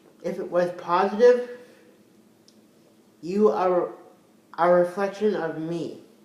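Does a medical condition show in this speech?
Yes: cerebral palsy.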